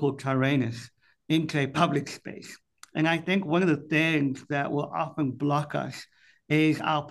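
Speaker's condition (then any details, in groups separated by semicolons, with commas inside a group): Cleft palate; speech impediment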